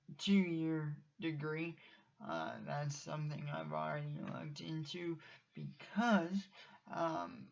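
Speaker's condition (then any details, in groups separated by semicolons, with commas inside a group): Cerebral palsy; from birth, uses wheelchair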